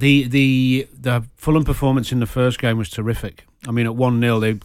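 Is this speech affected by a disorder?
No.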